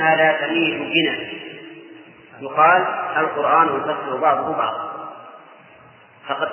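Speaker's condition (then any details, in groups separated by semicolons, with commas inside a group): No condition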